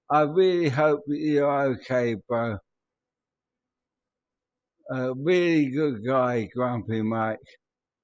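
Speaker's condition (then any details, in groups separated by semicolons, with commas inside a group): ALS; speech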